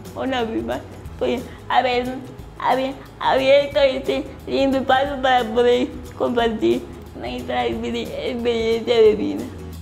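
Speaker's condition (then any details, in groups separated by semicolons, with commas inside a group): Cerebral palsy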